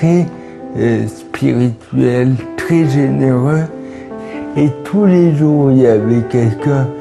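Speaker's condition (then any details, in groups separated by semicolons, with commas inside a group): Cerebral palsy; from birth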